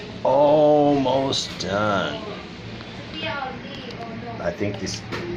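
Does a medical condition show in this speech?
No.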